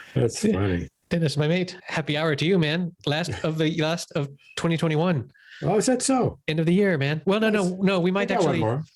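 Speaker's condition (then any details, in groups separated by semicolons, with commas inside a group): No condition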